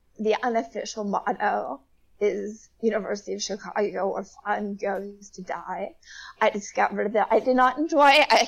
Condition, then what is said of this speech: Spasmodic dysphonia. I just sound like this. I'm not nervous. I always sound like this.